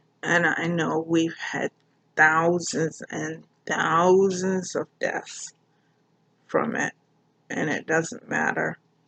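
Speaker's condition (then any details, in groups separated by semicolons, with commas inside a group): Cerebral palsy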